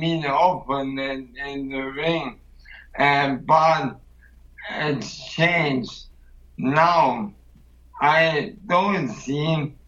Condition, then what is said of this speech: ALS (motor neuron disease). And also about my voice, and you need muscle for the voice too.